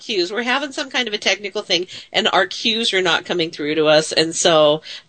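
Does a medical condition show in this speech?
No.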